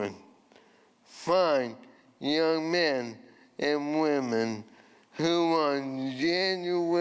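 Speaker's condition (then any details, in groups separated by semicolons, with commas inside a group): ALS; voice changed from earlier resonant voice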